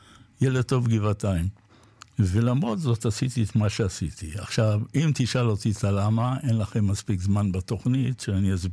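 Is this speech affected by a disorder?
Yes: Parkinson's disease; diagnosed after two road accidents ten months apart.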